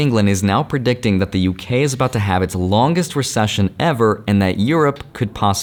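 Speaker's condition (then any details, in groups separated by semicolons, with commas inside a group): No condition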